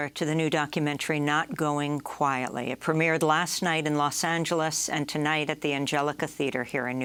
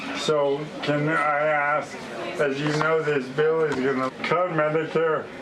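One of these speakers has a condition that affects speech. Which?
The second: ALS; rapidly progressing whole-body paralysis, uses wheelchair; terminal, about four years since diagnosis, whole-body paralysis, wheelchair; lost voice, weak diaphragm and tongue, eye-controlled computer voice.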